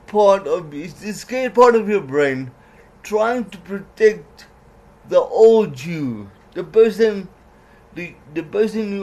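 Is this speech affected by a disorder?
Yes: cerebral palsy; legs affected, doubted legs could last 6 continuous hours, cycled 6-7 hours daily for 7 months; some words unclear, certain letters flat, trouble formulating words, worse when mouth tires.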